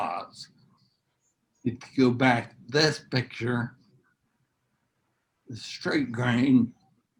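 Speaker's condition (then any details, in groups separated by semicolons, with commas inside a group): Neurological disease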